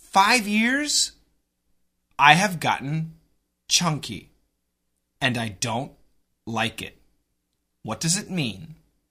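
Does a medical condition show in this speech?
No.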